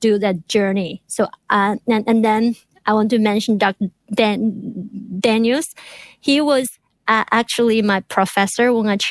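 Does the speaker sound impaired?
Yes: stuttering; long concealed, later professional help, stuttering therapy and support groups found via Google; complete blocks, once unable to get one word out for two minutes; here repeated sounds, prolonged sounds, blocks.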